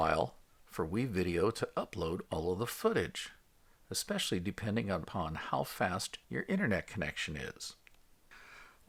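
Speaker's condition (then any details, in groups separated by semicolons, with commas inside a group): No condition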